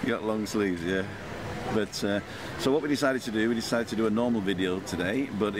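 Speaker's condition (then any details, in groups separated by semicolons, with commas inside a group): No condition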